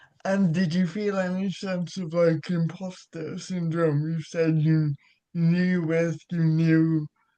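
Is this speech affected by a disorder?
Yes: cerebral palsy; childhood surgery.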